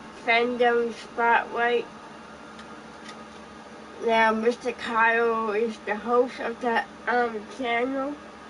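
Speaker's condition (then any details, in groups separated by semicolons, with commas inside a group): Cerebral palsy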